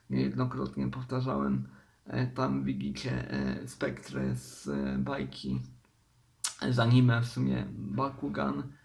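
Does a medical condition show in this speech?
Yes: cerebral palsy; uses wheelchair.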